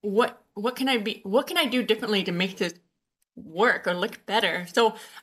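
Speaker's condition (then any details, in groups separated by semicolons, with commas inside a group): Usher syndrome, born deaf; no balance issues, uses hearing aids, signs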